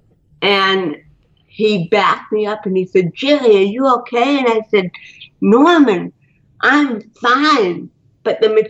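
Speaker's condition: Cerebral palsy; cannot move normally

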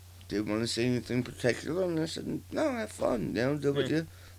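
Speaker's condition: Partial glossectomy for tongue cancer, partial, 40% of right tongue; stage 3

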